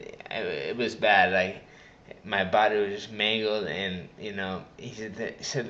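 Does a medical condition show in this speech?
Yes: traumatic brain injury.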